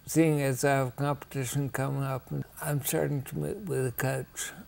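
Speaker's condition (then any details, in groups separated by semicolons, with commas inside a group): Ataxia; rare, progressive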